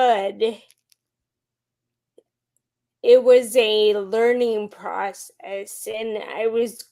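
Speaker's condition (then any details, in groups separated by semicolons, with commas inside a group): Friedreich's ataxia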